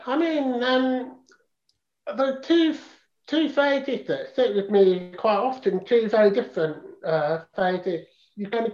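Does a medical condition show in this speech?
Yes: profound deafness; congenital, diagnosed at 2.5 years, no language before diagnosis, cochlear implant about 9 years ago; learned to speak via speech trainer, mimicking mother's sounds, hours daily, uses sign language socially.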